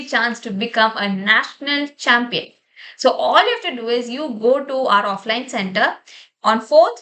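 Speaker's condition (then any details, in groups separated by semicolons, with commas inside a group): No condition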